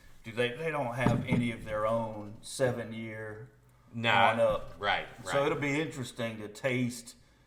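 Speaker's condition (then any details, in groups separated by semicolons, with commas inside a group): No condition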